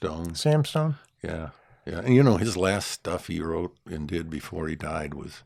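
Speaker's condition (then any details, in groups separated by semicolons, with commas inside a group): No condition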